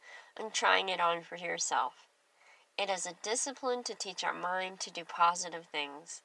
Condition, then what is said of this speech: Cleft palate. I'm grateful for my clear speech.